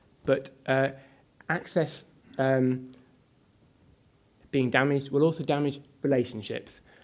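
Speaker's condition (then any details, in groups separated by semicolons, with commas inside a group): No condition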